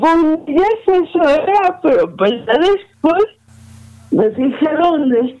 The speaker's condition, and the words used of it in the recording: Cerebral palsy. Que afortunadamente me había afectado como tanto del cuerpo, me había permitido caminar, hablar y demás.